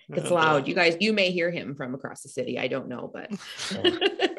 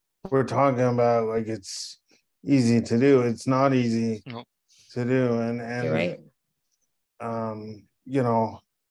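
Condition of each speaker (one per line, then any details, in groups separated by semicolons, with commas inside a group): No condition
Cerebral palsy; cerebral palsy from birth, oxygen lack at birth, power wheelchair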